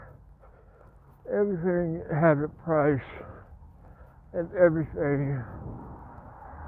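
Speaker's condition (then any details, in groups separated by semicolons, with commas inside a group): Parkinson's; speech impediment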